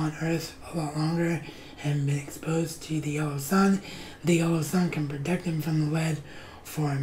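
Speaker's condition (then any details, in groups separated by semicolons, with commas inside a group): Cerebral palsy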